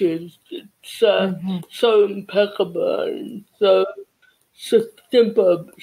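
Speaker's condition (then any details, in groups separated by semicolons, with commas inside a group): Cerebral palsy; childhood speech therapy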